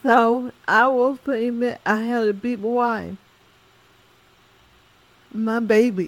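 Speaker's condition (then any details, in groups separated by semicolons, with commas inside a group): Cerebral palsy; speech affected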